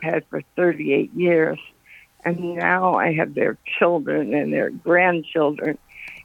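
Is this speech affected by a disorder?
Yes: Parkinson's; recent onset.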